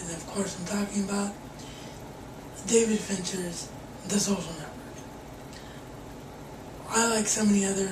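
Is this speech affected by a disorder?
Yes: cerebral palsy; wheelchair bound.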